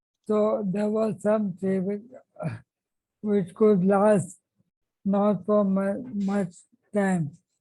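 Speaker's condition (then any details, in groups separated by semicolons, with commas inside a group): ALS; diagnosed 3.5 years ago, physiotherapy, speech therapy, occupational therapy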